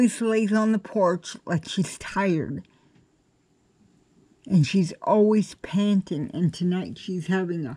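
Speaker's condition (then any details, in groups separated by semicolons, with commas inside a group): Cerebral palsy; affects standing and balance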